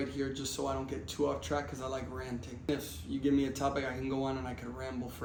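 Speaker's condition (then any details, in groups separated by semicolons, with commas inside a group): No condition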